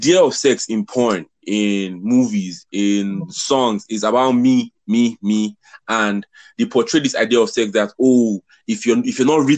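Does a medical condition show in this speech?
No.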